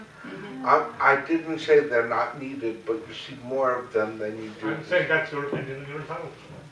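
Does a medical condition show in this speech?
Yes: cerebral palsy, mild; mainly affects speech.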